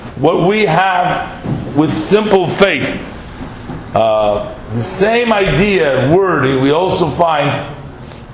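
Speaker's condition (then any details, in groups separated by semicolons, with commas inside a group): No condition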